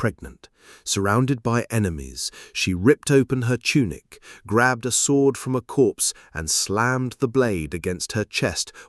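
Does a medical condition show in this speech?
No.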